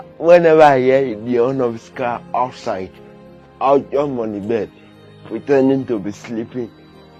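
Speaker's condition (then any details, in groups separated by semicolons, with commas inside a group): Cerebral palsy; limits movement and coordination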